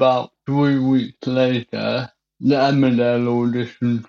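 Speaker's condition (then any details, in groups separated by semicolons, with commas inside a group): Cerebral palsy; wheelchair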